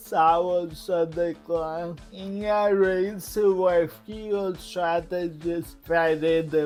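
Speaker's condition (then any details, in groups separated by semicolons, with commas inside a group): Cerebral palsy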